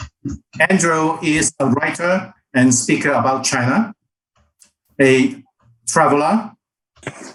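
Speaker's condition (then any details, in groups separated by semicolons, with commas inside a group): No condition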